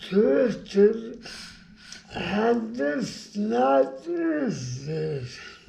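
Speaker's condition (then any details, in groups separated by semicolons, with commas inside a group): Brain injury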